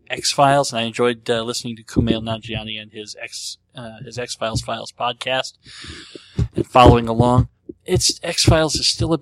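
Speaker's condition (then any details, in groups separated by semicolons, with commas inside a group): Cleft lip and palate; treated as a baby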